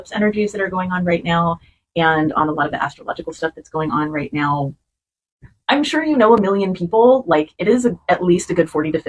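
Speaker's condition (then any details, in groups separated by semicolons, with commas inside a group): No condition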